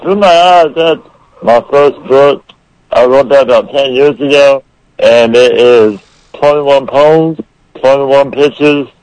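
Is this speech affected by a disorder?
Yes: muscular dystrophy, rare form.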